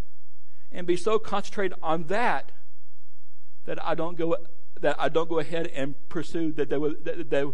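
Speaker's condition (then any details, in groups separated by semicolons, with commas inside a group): Stuttering; struggled with it for a while, adults at gadsdale said stutter barred preaching; worse when trying to stand still; blocks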